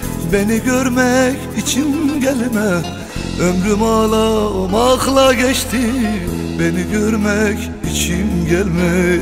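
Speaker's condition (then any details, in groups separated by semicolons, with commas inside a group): No condition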